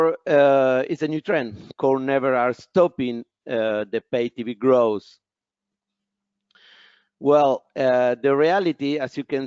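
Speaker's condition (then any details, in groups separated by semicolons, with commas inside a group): No condition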